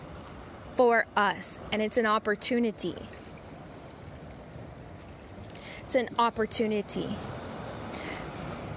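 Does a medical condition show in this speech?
No.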